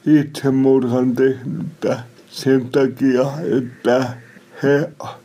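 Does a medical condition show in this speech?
Yes: cerebral palsy; speech.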